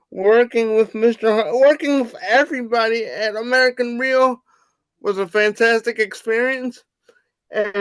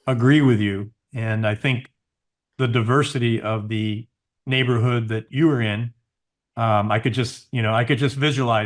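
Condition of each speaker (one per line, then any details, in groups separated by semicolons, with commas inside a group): Cerebral palsy; wheelchair user, types with one finger; unstable voice pitch, speech-to-text struggles, childhood speech therapy
No condition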